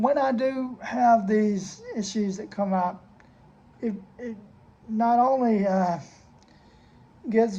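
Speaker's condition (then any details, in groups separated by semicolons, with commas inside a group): Cerebral palsy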